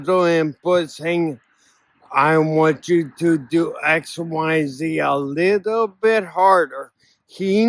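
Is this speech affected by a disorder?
Yes: ataxia.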